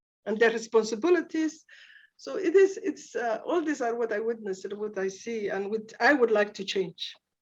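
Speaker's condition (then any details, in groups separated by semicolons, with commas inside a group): No condition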